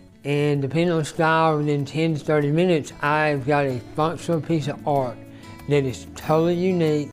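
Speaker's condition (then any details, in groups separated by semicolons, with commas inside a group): Stage 4 tongue cancer; diagnosed ten years ago at stage 4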